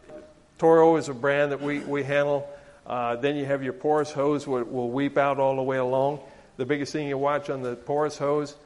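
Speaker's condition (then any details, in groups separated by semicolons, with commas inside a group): No condition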